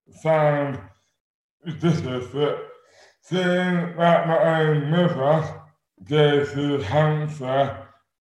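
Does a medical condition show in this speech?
Yes: dystonia; sudden overnight adult onset, affects speech and arms, suspected congenital jaw defect plus rugby hits, damaged TMJ; 12 years since onset, progressed, hands partly lost and curled inwards, Botox injections, diagnosed by London neurologist; incredibly slurred, dramatically impaired, worse at onset with eating difficulty.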